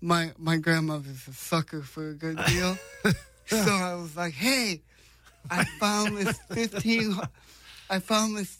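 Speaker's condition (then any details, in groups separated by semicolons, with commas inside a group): Cerebral palsy; congenital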